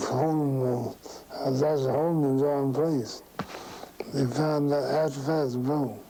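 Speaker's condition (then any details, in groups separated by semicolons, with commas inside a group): Parkinson's syndrome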